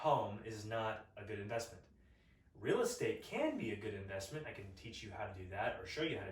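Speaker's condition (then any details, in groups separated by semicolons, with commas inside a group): No condition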